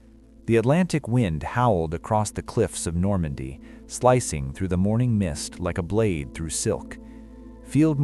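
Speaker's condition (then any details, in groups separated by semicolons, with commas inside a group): No condition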